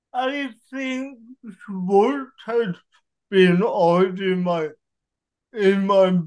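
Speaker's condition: Cerebral palsy; cerebral palsy since childhood

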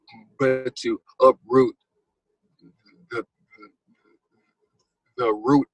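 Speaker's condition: Stuttering; stuttering since childhood; ongoing stutter, may never stop stuttering; stutter audible in recording, formerly heavily hindered speaking; repeated sounds, repeated words, blocks

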